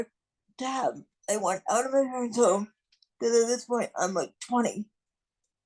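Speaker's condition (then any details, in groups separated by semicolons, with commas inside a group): Cerebral palsy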